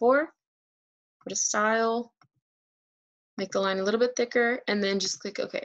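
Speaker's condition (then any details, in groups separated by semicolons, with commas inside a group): No condition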